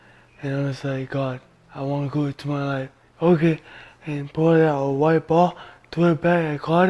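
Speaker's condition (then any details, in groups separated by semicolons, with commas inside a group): Traumatic brain injury; motorcycle crash; recovering after 40-day coma, improving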